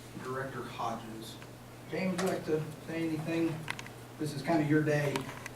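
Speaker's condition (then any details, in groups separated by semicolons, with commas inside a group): No condition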